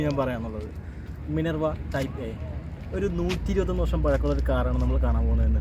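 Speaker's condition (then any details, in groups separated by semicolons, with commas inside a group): No condition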